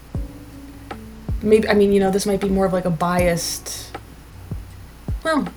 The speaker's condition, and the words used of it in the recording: None; typical speech.